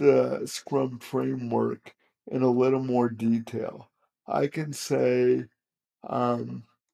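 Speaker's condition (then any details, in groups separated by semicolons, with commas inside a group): Cerebral palsy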